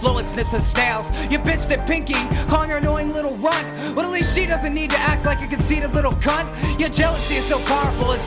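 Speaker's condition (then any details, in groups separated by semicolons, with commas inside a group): No condition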